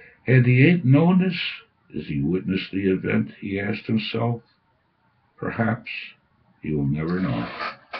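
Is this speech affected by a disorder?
No.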